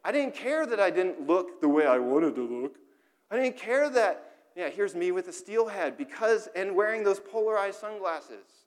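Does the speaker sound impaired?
No.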